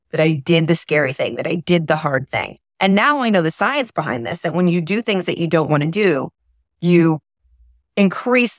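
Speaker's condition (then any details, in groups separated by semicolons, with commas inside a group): No condition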